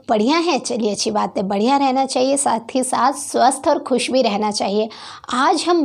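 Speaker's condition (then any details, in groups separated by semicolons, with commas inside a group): No condition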